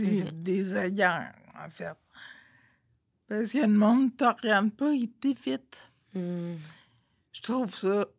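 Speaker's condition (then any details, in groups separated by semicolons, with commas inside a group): Friedreich's ataxia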